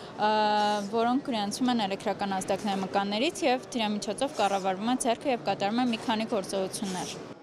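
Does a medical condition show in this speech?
No.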